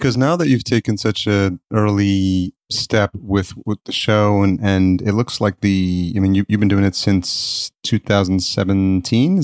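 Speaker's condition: No condition

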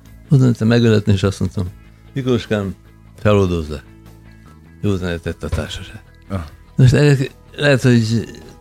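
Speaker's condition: Parkinson's disease

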